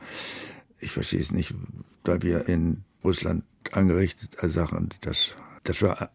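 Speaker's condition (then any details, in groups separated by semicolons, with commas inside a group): Stuttering; lifelong stuttering since about age three, psychologists linked it to wartime bombing nights, cause uncertain; stutter still present around age 80, always bothersome; as schoolboy in Bremen unable to say a word when called to blackboard; repeated words, prolonged sounds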